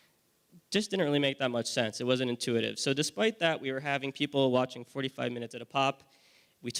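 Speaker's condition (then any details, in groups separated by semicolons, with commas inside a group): No condition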